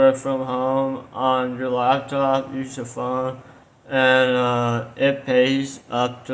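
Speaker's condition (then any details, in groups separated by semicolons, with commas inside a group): Tongue cancer surgery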